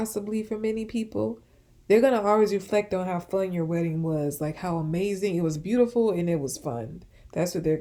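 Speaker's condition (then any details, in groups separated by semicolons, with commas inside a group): No condition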